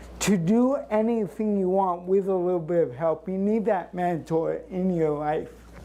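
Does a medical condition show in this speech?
Yes: cerebral palsy; since birth.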